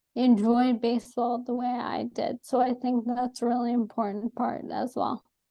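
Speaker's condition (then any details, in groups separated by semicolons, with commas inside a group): ALS; atypical case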